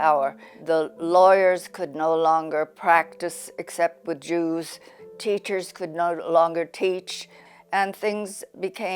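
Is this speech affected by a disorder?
No.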